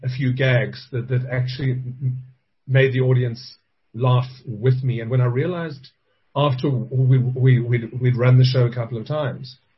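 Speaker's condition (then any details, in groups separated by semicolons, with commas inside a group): Stuttering; stuttering since childhood, lifelong speech impediment; stutter still present in adulthood; as child ordered food could say not wanted, feared speaking; repeated sounds, repeated words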